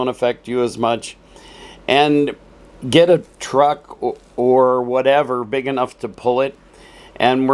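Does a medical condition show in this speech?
No.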